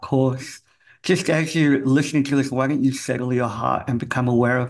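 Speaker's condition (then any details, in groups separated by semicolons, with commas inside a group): Cleft palate; congenital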